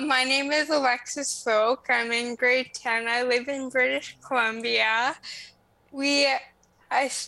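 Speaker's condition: Cerebral palsy; congenital spastic cerebral palsy

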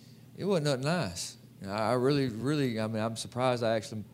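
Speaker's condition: No condition

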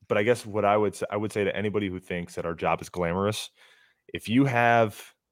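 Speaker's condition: No condition

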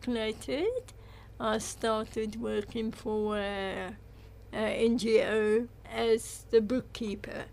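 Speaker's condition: Cerebral palsy; present from birth, caused by lack of oxygen to brain; others asked if drunk or why speech sounded funny

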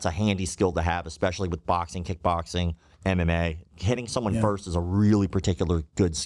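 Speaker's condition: Cleft lip and palate

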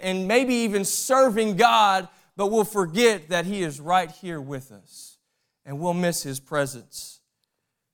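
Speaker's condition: No condition

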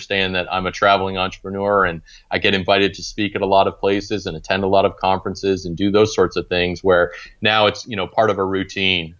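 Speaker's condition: No condition

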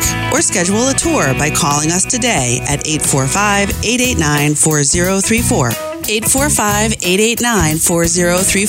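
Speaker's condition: No condition

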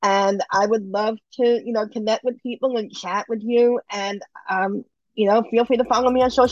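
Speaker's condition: Bilateral cleft lip and palate; congenital, about 20 surgeries from 3 months to mid-20s, two upper jaw bone grafts, skin grafts, plastic surgery; surgeries finished since mid-20s, has dental implants; surgeries needed to function normally with eating, speaking, drinking

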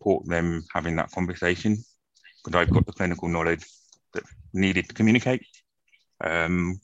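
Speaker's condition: Profound deafness, acquired from meningitis

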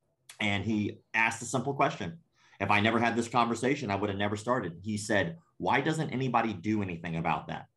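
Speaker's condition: Cleft palate; congenital cleft palate

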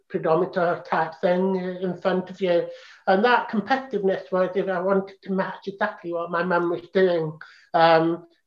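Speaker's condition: Profound deafness, congenital profound deafness; learned to speak via speech trainer, mimicking mother's sounds, hours daily, uses sign language socially

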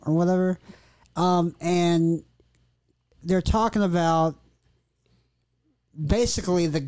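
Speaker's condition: Cleft lip and palate; congenital

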